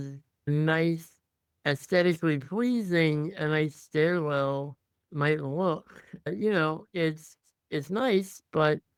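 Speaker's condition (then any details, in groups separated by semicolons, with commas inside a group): Muscular dystrophy; tracheostomy for breathing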